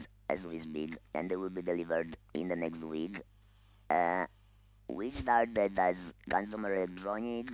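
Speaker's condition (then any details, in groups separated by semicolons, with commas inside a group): Laryngeal cancer, voice loss, electrolarynx; larynx removed, breathes through neck opening; voice lost 8 years ago; no natural voice, electrolarynx with pitch control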